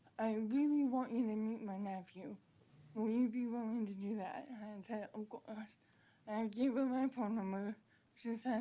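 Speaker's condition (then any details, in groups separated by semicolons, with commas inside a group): Cerebral palsy; present from birth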